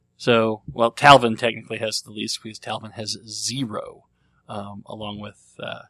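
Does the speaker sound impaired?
Yes: cleft lip and palate; treated as a baby.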